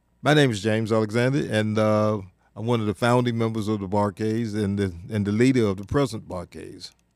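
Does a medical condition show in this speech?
No.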